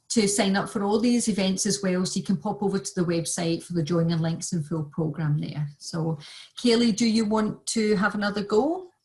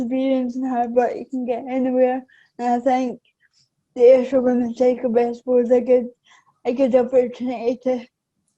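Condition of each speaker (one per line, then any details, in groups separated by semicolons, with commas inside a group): No condition
Cerebral palsy; affects balance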